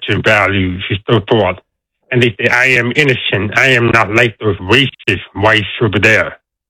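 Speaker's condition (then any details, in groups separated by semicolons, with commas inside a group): Deafness; deaf accent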